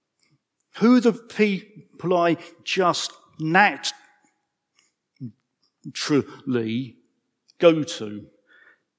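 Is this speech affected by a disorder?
Yes: stammer; man aged 55; stammer audible in speech; here prolonged sounds, blocks.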